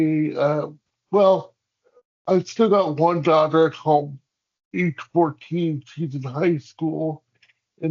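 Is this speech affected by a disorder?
Yes: cerebral palsy; hamstring releases.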